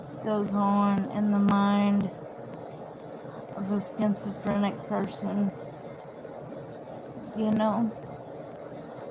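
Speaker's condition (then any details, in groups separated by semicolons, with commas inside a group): Cerebral palsy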